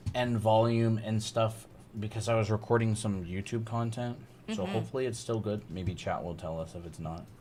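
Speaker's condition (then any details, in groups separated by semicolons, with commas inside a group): No condition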